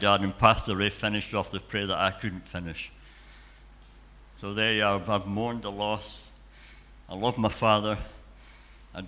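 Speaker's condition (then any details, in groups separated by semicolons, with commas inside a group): Cleft palate and cleft lip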